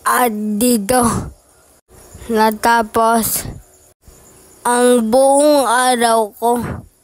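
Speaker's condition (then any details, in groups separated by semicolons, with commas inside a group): Cerebral palsy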